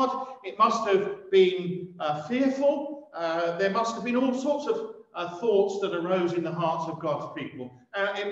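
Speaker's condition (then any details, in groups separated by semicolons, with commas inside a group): No condition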